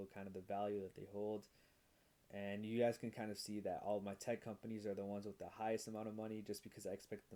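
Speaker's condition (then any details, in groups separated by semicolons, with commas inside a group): No condition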